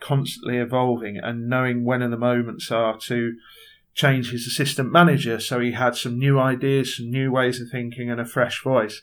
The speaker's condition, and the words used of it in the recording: No condition.